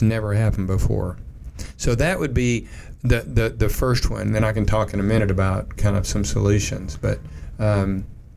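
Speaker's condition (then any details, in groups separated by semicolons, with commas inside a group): No condition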